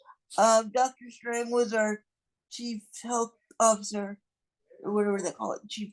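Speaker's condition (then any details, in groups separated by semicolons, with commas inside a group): Cerebral palsy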